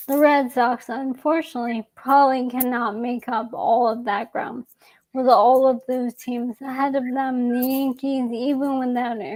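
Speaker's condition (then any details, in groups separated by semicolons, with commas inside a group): ALS; young onset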